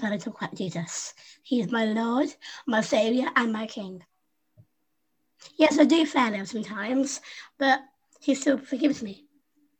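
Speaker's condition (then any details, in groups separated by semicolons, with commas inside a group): Down syndrome; adult woman, 25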